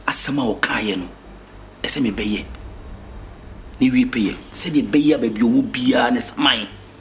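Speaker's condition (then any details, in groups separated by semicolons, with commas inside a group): No condition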